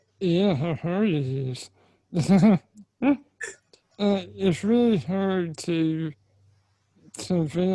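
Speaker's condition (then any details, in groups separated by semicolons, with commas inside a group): Spinal muscular atrophy; muscular dystrophy type, lifelong wheelchair user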